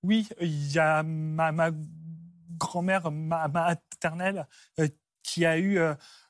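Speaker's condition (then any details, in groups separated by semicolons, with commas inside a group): Stuttering; onset at about age 4 after grandmother's throat cancer, fluent before, once misdiagnosed as Gilles de la Tourette; no attempts to control stuttering; part-word and word repetitions, frequent euh fillers; repeated sounds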